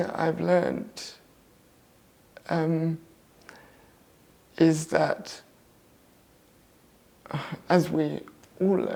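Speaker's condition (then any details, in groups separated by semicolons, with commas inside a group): Cerebral palsy; left-sided muscle tension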